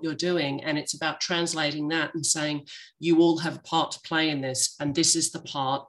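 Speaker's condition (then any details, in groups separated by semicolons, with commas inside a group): No condition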